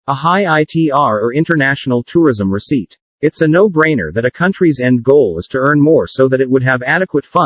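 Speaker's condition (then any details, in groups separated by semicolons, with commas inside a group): No condition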